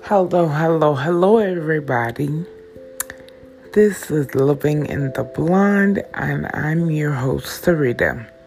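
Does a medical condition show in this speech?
Yes: stroke with stutter; cannot move, hands not working, constant pain, physical therapy, not sleeping, caregiver Miss Priest gives medicines, meals.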